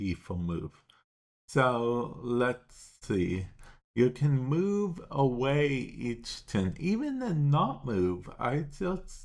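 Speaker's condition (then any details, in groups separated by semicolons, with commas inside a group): Cerebral palsy; speech intermittently affected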